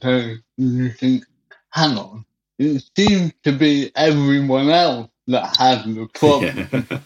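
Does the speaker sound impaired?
Yes: cerebral palsy; birth complications, breathing stopped, cesarean, incubator, walked fine until 5, then physiotherapy, walking frame, wheelchair.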